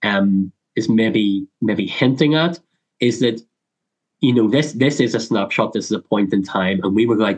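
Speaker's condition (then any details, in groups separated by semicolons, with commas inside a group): Cleft lip and palate; much speech therapy in childhood, dreaded reading aloud and public speaking as child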